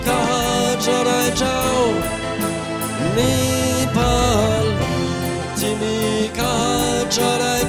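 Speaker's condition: No condition

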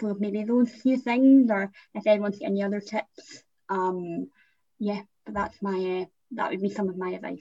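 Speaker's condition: Cleft palate, Van der Woude syndrome; condition transcribed as Vanderbilt, congenital cleft palate, lip pits; often not understood by new people, cannot say s sounds, stutters or says nothing when flustered

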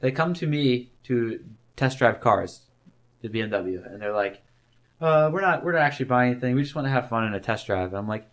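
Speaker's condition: No condition

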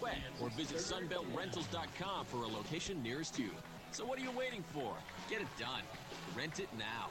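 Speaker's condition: No condition

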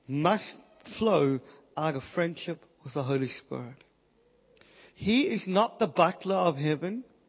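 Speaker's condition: Cleft palate, Pierre Robin syndrome

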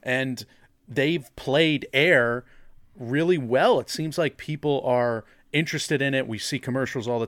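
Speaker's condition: No condition

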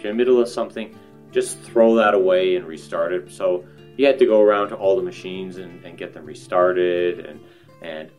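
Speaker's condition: No condition

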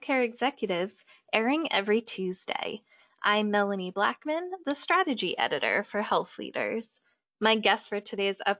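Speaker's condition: No condition

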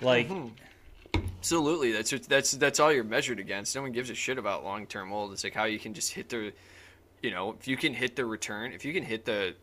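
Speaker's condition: No condition

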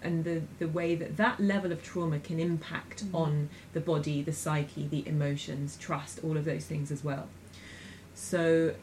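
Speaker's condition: No condition

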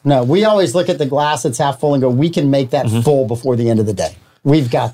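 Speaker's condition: No condition

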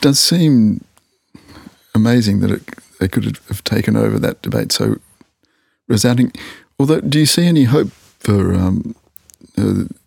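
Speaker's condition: No condition

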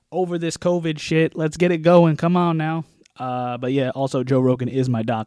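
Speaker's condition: No condition

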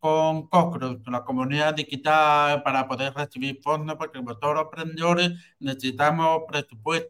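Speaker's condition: Hearing loss with cochlear implant; about 34

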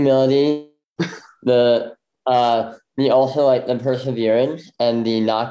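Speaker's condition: Bilateral cleft lip; congenital bilateral

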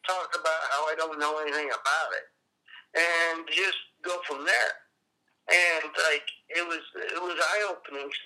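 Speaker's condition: Cerebral palsy; appearance likened to Parkinson's

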